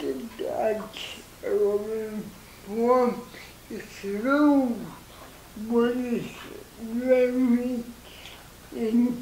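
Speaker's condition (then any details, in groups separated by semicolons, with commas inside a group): Cerebral palsy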